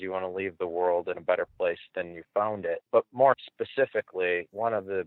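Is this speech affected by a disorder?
No.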